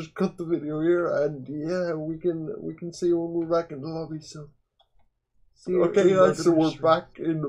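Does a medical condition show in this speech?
Yes: quadriplegic cerebral palsy.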